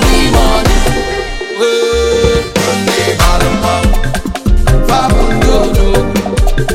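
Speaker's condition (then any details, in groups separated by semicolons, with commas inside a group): No condition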